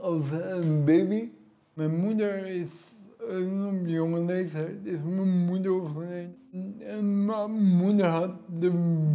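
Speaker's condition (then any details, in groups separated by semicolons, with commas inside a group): Cerebral palsy; some difficulty talking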